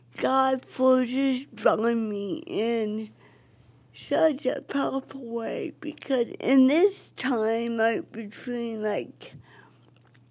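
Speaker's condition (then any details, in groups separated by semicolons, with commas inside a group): Cerebral palsy; affects speech, wheelchair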